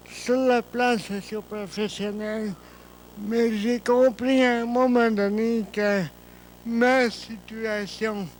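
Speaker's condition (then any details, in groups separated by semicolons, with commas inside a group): Cerebral palsy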